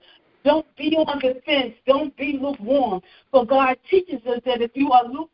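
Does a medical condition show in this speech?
No.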